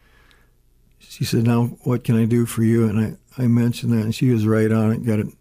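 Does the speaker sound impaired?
Yes: Parkinson's disease; stutters and stammers.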